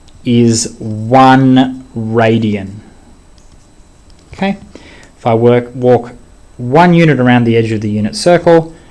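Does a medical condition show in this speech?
No.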